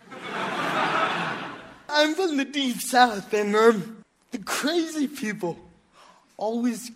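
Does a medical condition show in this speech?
Yes: cerebral palsy; says cannot do voices.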